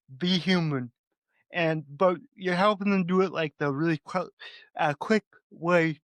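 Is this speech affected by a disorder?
Yes: cerebral palsy.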